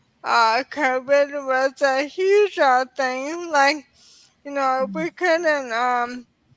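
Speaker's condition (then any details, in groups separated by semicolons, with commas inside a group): ALS; diagnosed in early 30s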